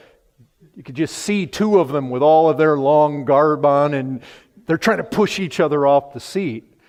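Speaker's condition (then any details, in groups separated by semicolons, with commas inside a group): No condition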